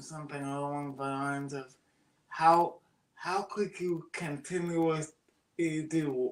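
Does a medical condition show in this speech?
Yes: cerebral palsy; birth oxygen deprivation.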